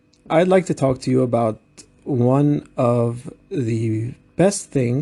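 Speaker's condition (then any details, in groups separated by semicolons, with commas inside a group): No condition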